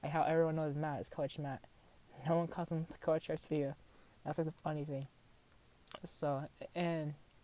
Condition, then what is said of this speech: Stuttering. But, you know, actually, I think I said it wrong the first time.